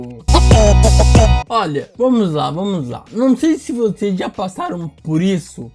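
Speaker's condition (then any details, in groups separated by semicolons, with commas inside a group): Cerebral palsy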